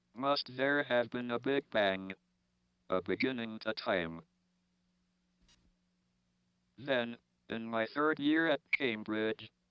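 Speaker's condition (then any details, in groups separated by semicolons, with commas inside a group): ALS, speech-generating device; no cure or therapy offered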